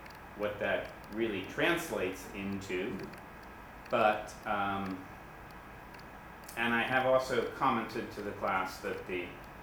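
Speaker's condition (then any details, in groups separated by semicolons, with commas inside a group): No condition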